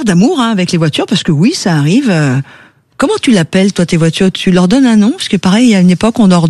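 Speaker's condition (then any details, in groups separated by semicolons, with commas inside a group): No condition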